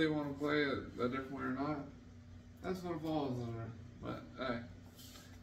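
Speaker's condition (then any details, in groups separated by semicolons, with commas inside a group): Traumatic brain injury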